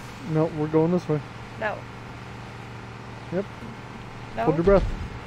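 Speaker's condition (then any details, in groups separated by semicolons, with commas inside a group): No condition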